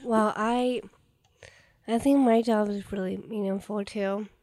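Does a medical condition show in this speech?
Yes: Down syndrome; present since birth, known since infancy.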